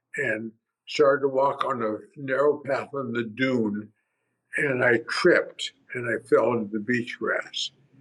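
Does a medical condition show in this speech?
Yes: primary lateral sclerosis; tongue.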